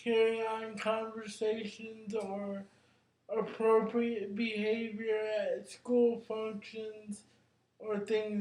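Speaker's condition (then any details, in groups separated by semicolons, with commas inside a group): Cerebral palsy; brain injury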